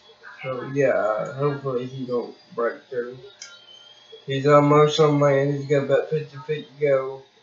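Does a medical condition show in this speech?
Yes: cerebral palsy.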